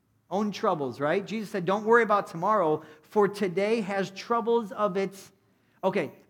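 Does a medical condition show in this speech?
No.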